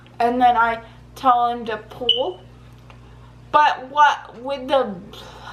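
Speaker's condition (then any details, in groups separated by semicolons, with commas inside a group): Cerebral palsy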